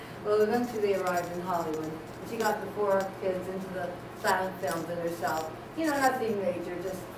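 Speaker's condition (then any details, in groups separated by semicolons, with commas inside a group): No condition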